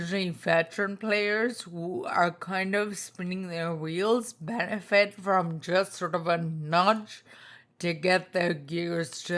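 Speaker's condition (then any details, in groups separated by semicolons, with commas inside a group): Spinocerebellar ataxia type 2, SCA2; tongue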